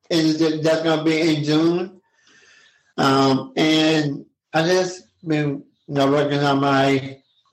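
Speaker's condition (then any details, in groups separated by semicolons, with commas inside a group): Down syndrome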